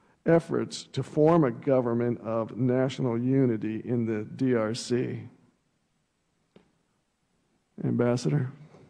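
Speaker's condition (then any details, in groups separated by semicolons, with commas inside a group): No condition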